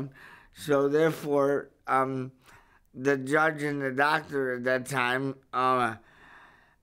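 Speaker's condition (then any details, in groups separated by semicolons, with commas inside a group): Cerebral palsy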